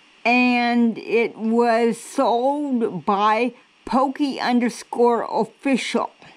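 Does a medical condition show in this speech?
Yes: cerebral palsy.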